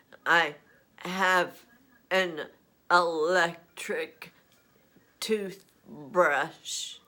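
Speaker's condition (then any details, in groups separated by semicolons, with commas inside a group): Essential tremor; voice, progressive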